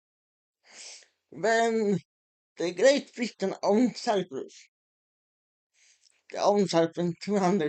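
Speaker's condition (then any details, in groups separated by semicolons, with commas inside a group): Muscular Parkinson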